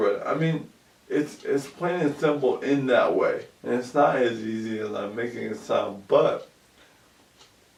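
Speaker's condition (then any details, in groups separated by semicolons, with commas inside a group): ALS; about 2 years since onset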